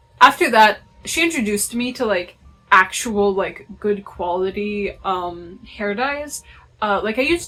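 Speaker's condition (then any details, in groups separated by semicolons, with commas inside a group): No condition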